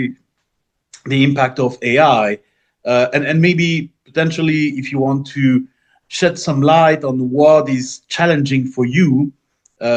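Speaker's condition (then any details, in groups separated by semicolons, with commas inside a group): No condition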